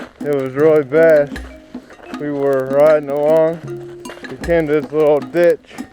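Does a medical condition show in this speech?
Yes: cerebral palsy.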